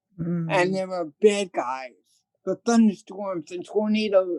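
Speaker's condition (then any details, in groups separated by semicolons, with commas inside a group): Cerebral palsy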